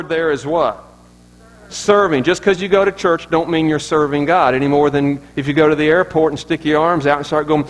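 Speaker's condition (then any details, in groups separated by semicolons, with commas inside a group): No condition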